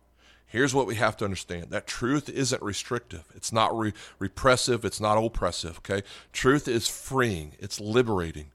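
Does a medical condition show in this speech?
No.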